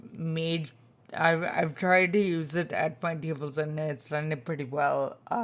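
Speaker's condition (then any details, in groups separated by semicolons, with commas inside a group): Spinocerebellar ataxia type 2, SCA2; tongue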